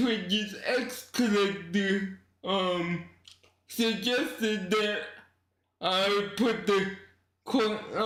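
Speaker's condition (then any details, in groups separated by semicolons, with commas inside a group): Cerebral palsy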